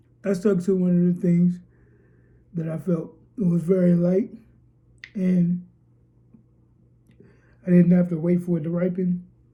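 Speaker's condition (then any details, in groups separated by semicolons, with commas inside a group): Cerebral palsy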